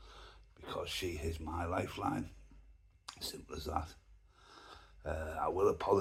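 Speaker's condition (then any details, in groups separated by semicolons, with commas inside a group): Myasthenia gravis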